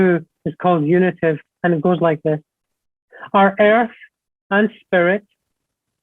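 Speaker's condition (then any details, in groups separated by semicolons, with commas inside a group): No condition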